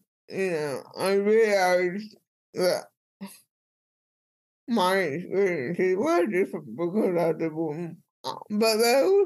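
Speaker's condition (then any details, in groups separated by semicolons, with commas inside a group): Cerebral palsy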